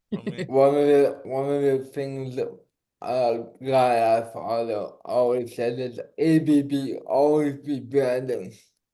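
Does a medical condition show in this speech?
Yes: cerebral palsy.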